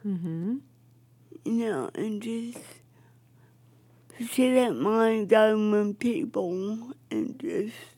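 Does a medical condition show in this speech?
Yes: cerebral palsy; cerebral palsy from oxygen deprivation at birth, affects speech, movement, balance, wheelchair, earlier physical therapy, walker; jokingly called a god-given accent.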